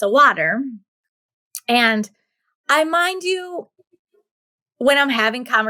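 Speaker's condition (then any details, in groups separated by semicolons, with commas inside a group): No condition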